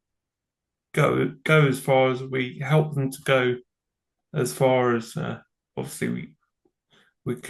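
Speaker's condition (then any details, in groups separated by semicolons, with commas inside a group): Cerebral palsy; from birth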